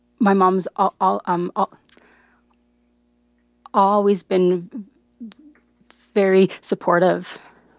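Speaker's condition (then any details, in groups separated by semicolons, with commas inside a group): Stuttering; onset at age 15 without a clear sudden change, possibly stress-related, brief stutter at age five that resolved; has had therapy, uses fluency skills; can control speech with fluency skills, phone calls often hard; repeated sounds, blocks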